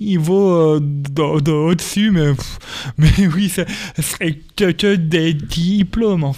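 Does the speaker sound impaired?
Yes: stuttering; stuttering since early childhood at school, speech therapy helped, told elimination almost impossible; stuttering persists, described by him as an accent; here repeated sounds, prolonged sounds.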